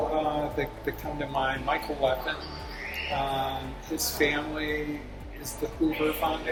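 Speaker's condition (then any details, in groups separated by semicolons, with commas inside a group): No condition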